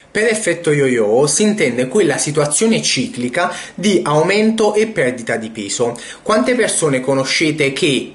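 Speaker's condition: No condition

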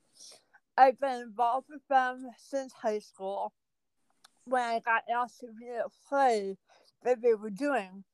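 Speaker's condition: Cerebral palsy; speech affected

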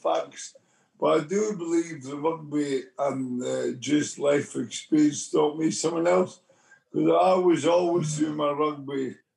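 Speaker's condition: Motor neurone disease; about 4 years since diagnosis

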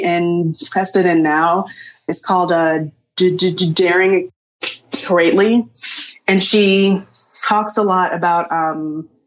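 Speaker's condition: Stuttering; stuttering since around age 3, lifelong; avoided talking to avoid stuttering, avoided saying own name around 24-25, later took up public speaking; repeated sounds, prolonged sounds

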